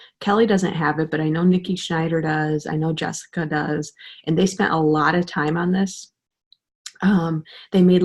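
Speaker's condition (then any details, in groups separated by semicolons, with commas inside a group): No condition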